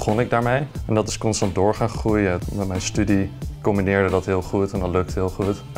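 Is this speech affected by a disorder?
No.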